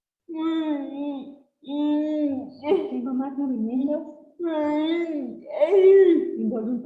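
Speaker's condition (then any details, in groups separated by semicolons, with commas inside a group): Cerebral palsy; since birth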